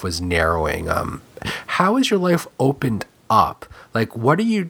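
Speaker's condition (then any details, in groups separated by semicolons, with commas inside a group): No condition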